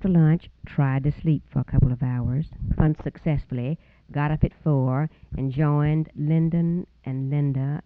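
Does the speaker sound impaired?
No.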